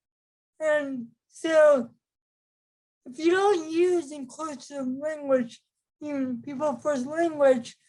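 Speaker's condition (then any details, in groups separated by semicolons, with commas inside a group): Cerebral palsy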